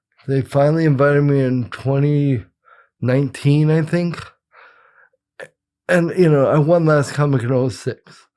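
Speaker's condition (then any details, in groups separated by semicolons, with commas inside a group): Cerebral palsy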